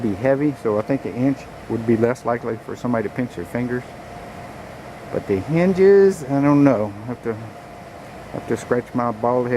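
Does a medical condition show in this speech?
No.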